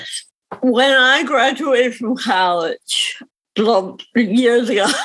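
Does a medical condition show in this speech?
Yes: cerebral palsy; visible cerebral palsy.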